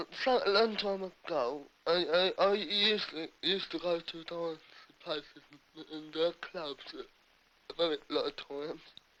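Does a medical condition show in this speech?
Yes: cerebral palsy; difficulties communicating.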